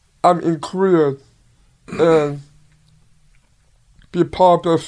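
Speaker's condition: Down syndrome; low muscle tone, poor balance, delayed reaction time, took 6 years to learn bike riding

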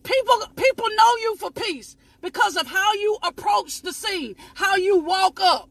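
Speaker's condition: No condition

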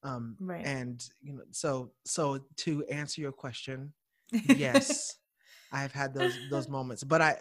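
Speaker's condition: No condition

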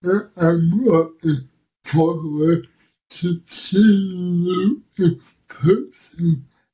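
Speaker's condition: Cerebral palsy; intellect unaffected

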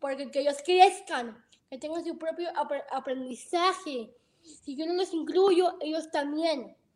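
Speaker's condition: Down syndrome; present from birth, heart surgery

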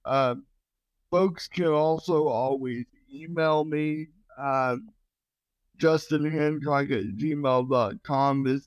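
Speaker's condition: Cerebral palsy

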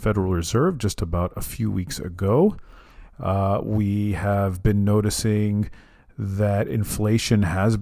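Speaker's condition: No condition

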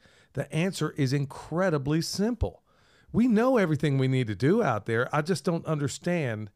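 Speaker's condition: No condition

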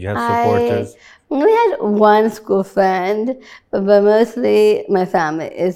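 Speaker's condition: Down syndrome; told of it by mother at about age twenty-one

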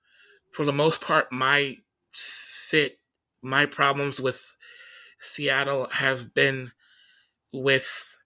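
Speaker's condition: Stutter; prolonged sounds, blocks

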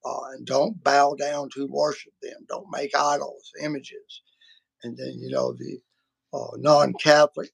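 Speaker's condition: Vocal cord surgery; multiple vocal cord surgeries

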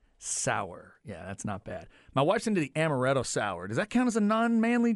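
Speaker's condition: No condition

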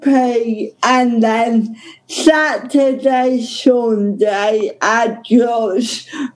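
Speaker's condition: Ataxic cerebral palsy; voice addressed in opening stand-up joke

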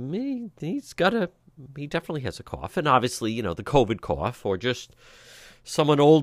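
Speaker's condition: No condition

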